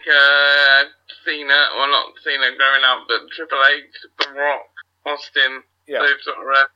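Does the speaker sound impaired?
Yes: cerebral palsy; wheelchair user, unable to wrestle actively.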